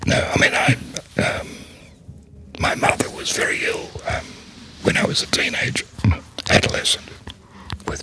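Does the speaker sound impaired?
Yes: laryngectomy, voice prosthesis; vocal cord cancer, throat cancer recurrence 8 years later, laryngectomy late 2016, second operation for spreading infection; very quiet, odd manner of speaking, fluent in paragraphs since start of speech therapy.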